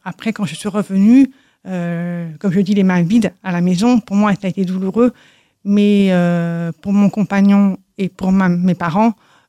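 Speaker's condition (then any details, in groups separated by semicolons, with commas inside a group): Deafness from birth; congenital, right-ear hearing aid from age 2.5 to 3, left ear hears nothing, left aid refused; learned to speak through many speech therapy sessions, speech does not reveal deafness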